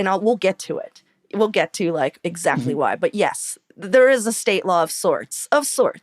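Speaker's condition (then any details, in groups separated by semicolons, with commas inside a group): No condition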